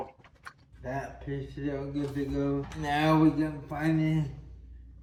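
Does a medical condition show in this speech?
Yes: cerebral palsy.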